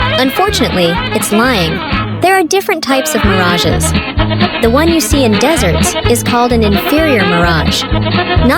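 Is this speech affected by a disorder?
No.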